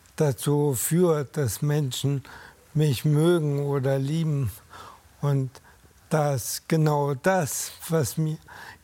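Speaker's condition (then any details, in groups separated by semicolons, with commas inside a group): ALS; cannot go out alone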